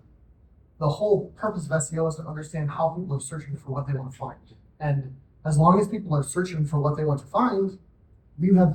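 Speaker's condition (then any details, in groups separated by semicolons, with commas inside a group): No condition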